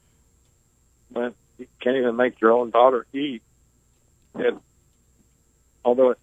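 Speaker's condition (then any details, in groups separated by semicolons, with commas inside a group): ALS; at least 17 years since onset; able to speak and communicate clearly, slower pace, communicating takes more time due to ventilator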